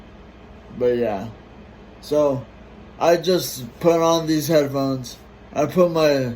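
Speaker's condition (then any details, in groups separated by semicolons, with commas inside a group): Brain injury; relearned talking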